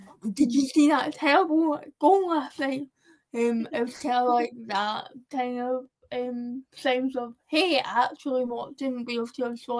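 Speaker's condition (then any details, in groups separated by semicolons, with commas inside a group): Cerebral palsy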